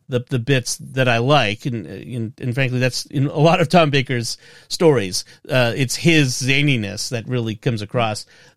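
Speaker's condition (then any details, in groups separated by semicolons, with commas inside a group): No condition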